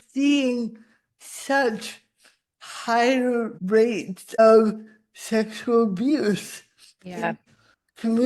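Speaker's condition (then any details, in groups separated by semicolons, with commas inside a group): Cerebral palsy; spasticity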